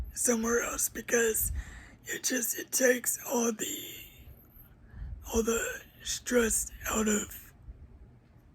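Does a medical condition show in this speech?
Yes: cerebral palsy; uses a wheelchair.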